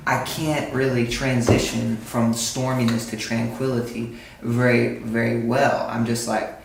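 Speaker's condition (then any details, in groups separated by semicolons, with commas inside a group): No condition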